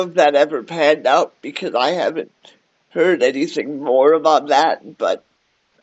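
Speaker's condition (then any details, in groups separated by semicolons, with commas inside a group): Cerebral palsy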